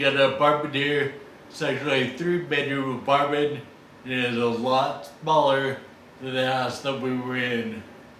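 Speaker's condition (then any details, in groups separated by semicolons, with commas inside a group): Friedreich's ataxia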